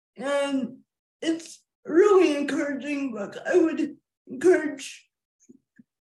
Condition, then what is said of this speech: Cerebral palsy. Lord gave me a clear voice, and my mind was not that affected.